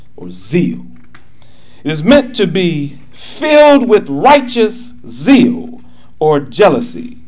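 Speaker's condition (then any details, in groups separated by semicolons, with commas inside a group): No condition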